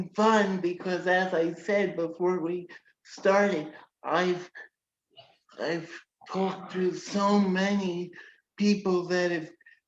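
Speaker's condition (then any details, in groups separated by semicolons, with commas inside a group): Cerebral palsy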